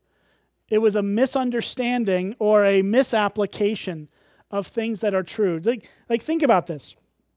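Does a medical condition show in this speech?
No.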